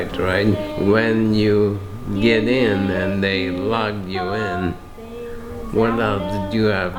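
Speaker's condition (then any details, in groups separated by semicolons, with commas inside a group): ALS; still mobile; affects speech and breathing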